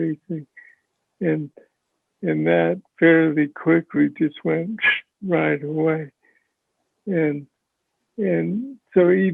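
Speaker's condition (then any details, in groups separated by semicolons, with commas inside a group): Parkinson's disease; young onset, deep brain stimulation surgery; speech sounds like mush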